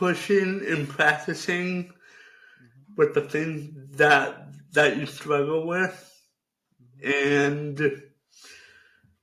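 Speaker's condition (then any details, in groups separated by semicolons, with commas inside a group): Cerebral palsy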